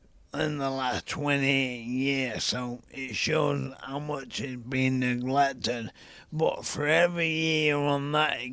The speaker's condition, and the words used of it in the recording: ALS (motor neuron disease). But other than my voice, I've been normal at home, you know.